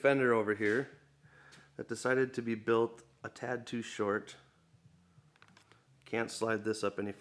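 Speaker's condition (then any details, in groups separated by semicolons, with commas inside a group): No condition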